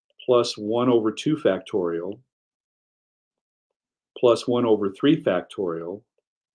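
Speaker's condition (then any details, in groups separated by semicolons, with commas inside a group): No condition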